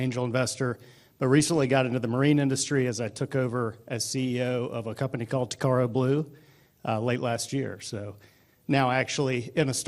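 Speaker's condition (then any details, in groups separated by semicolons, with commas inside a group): No condition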